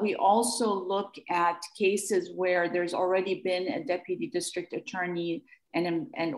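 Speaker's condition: No condition

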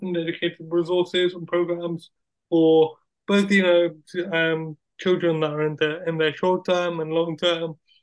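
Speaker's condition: Cerebral palsy; wheelchair user

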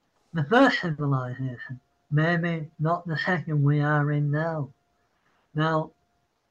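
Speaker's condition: Parkinson's; apologizes mid-sentence

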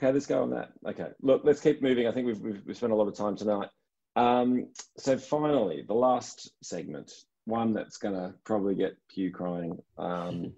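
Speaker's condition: No condition

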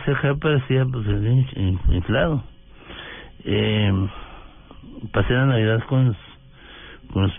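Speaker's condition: Parkinson's disease; voice sometimes trembles

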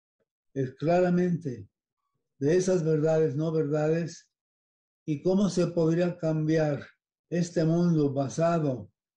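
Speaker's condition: Parkinson's disease; balance

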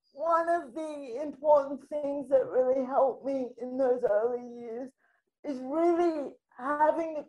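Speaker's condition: Spastic quadriplegic cerebral palsy

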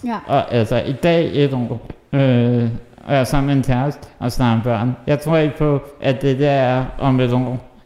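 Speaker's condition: Muscular dystrophy (muskelsvind); hereditary

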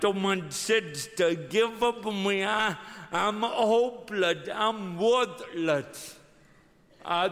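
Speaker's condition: Cerebral palsy; severe limitations

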